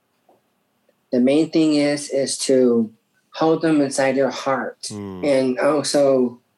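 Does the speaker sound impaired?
Yes: Down syndrome; from birth.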